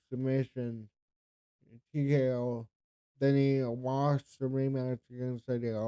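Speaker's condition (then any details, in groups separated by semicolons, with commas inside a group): Cerebral palsy; speech affected by cerebral palsy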